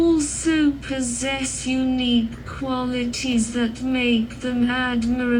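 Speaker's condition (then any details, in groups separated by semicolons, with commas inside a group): Cerebral palsy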